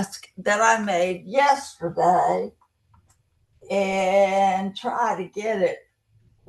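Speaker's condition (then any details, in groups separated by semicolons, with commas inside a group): Brain injury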